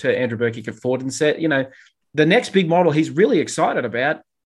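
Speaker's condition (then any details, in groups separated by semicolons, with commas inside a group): No condition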